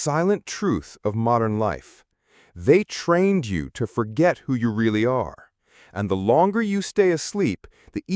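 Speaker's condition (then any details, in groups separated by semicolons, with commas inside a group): No condition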